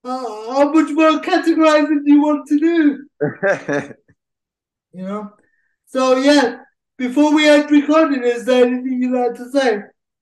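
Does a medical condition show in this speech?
Yes: cerebral palsy; uses a wheelchair.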